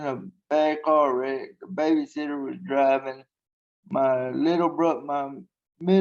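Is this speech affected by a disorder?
Yes: traumatic brain injury.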